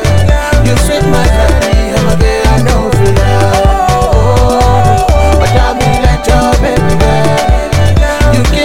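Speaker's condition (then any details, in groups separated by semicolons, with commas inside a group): No condition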